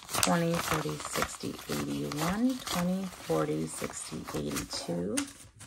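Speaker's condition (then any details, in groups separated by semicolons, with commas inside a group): No condition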